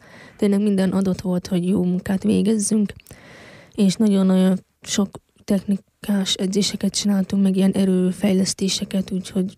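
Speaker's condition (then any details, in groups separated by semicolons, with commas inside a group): Hearing loss since infancy; congenital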